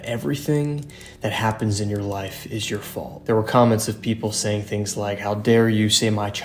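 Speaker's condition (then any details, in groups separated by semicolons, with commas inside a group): No condition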